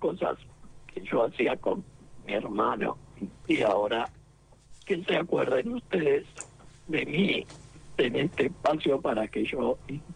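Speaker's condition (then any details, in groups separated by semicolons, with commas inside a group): Laryngectomy, esophageal speech; total laryngectomy for cancer of larynx and vocal cords, four complicated operations, totally mute after surgery; esophageal voice, very hard to relearn, sounds fairly clear, no assistive device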